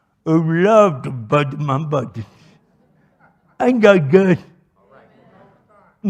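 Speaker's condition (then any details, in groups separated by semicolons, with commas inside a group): Cerebral palsy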